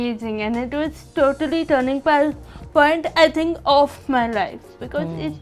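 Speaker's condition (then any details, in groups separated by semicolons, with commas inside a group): Cerebral palsy; since early childhood, childhood physical and occupational therapy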